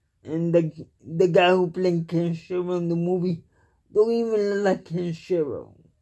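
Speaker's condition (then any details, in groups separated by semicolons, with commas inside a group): Cerebral palsy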